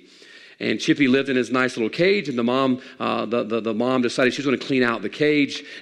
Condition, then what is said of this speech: None; typical speech.